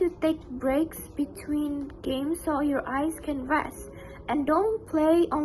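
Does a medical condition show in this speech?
No.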